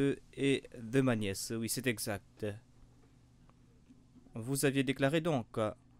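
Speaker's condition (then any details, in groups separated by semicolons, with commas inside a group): No condition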